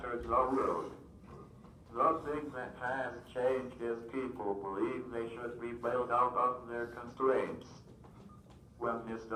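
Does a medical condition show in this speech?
Yes: cerebral palsy, athetoid.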